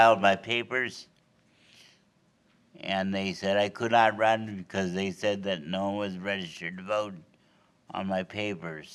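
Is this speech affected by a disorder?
Yes: cerebral palsy.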